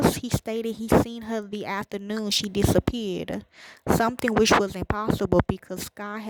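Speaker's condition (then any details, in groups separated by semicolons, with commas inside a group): No condition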